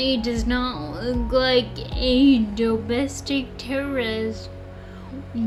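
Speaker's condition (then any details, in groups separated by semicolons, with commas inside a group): Friedreich's ataxia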